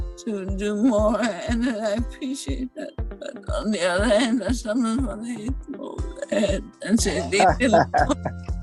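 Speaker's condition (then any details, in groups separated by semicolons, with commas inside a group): Parkinson's; intense exercise such as cycling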